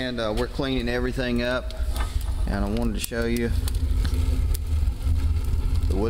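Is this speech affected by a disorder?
No.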